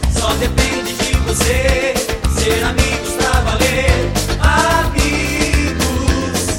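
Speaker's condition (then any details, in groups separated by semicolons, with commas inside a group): No condition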